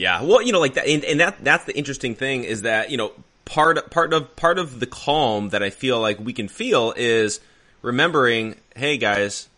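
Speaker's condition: No condition

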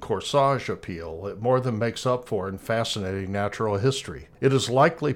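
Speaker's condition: No condition

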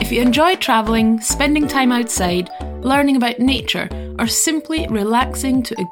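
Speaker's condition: No condition

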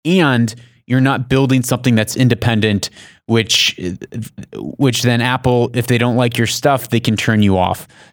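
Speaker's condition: No condition

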